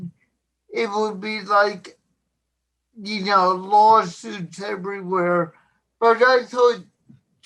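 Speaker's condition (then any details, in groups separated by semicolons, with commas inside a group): Cerebral palsy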